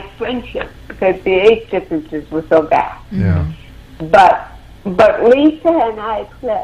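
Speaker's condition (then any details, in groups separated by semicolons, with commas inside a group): Cerebral palsy; involuntary movements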